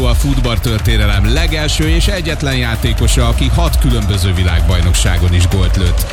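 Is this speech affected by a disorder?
No.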